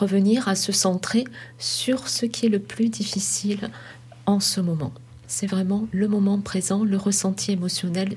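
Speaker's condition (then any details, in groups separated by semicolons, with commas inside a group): No condition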